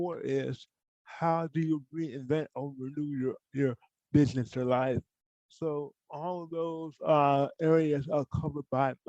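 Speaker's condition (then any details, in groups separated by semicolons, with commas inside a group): Cerebral palsy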